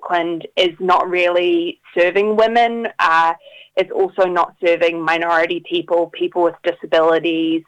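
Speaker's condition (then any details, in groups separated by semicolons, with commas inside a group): No condition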